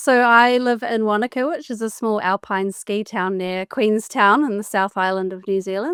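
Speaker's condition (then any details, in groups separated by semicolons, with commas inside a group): No condition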